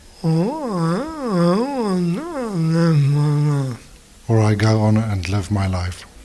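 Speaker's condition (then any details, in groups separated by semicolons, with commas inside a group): Motor neurone disease; terminal, last years of life; difficulty speaking clearly, needs interpreter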